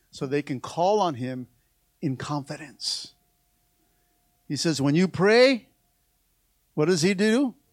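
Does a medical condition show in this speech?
No.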